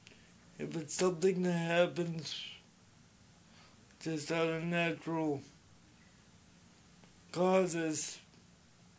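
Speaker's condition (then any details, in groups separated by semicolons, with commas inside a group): Speech impediment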